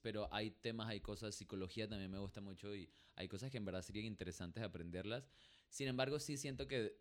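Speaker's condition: No condition

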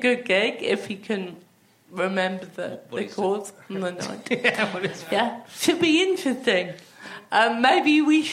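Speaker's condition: Athetoid cerebral palsy

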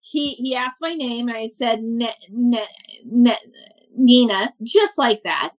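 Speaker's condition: Stuttering; stuttering since childhood, attended National Stuttering Association conferences at 18 and 35; stuttering stand-up comic, performing since age 36; stutters on own name, sound and syllable repetitions, whole-word repetitions, frequent um fillers; repeated sounds, repeated words

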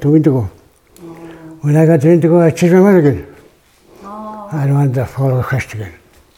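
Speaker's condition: Parkinson's; difficulty talking, halting speech with repeated words

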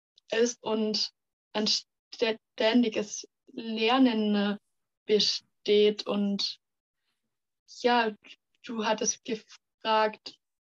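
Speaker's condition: Stuttering; stuttering since kindergarten age, many logopedists and speech therapists, stuttering therapy groups with other stutterers; 18 years old, fighting stuttering less with pressure and resistance; part-word and word repetitions, we wegzulaufen; repeated sounds, prolonged sounds, blocks

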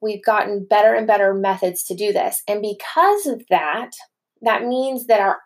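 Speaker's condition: No condition

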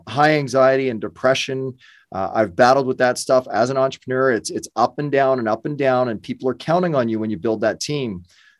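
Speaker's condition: No condition

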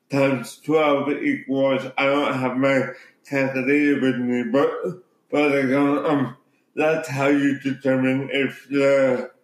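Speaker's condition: Cerebral palsy

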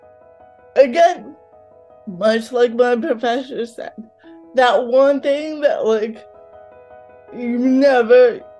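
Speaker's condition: Cerebral palsy, mild

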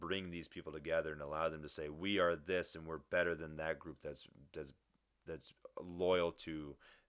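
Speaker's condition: No condition

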